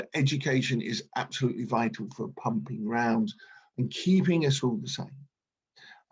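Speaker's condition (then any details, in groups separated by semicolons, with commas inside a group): No condition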